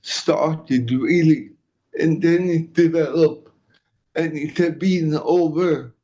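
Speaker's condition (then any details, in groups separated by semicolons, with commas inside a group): Cerebral palsy; from birth, abnormal birth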